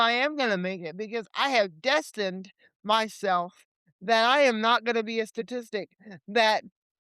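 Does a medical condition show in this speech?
Yes: cerebral palsy; limited mobility, legs.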